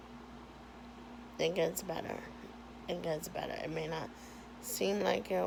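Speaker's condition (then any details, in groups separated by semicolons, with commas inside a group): Cerebral palsy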